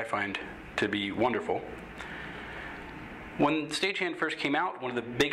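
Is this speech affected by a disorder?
No.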